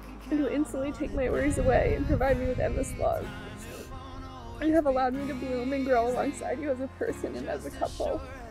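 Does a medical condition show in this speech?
No.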